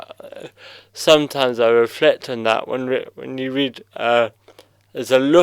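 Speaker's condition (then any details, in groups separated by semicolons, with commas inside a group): Cerebral palsy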